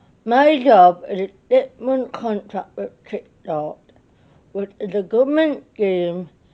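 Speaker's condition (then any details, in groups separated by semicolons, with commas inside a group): Cerebral palsy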